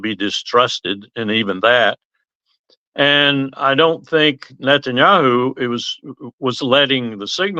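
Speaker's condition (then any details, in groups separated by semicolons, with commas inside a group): No condition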